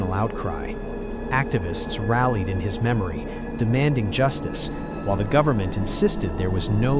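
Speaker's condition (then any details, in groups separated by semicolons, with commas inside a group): No condition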